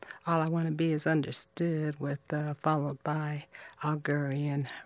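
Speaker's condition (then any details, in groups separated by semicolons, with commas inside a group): No condition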